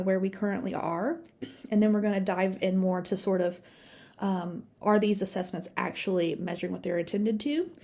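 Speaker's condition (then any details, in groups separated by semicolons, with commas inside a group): No condition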